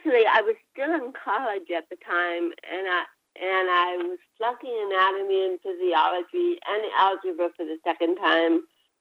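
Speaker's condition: Cerebral palsy; involuntary movements

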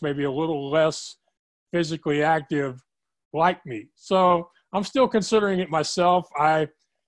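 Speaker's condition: No condition

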